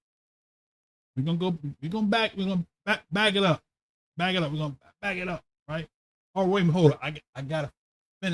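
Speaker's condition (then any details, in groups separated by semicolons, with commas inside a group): No condition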